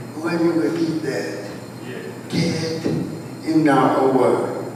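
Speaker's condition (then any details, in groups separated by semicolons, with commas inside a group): Cerebral palsy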